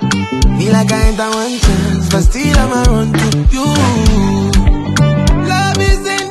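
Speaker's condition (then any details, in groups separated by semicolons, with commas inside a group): No condition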